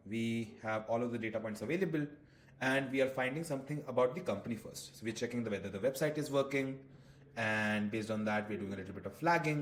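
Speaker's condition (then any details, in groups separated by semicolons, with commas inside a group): No condition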